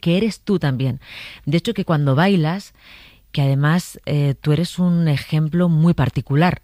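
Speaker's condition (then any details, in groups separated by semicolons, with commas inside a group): No condition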